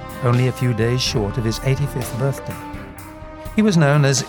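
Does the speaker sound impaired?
No.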